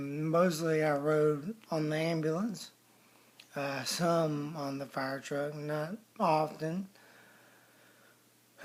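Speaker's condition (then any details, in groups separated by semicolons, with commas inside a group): ALS, bulbar onset; constant slurred speech, hard to communicate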